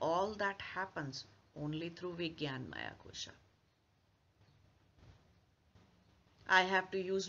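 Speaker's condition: No condition

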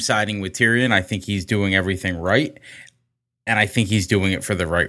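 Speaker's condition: No condition

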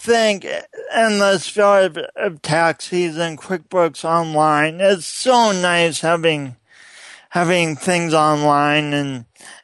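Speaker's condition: Speech impediment; speech impediment for most of life; speaks on major stages, coaches others to speak

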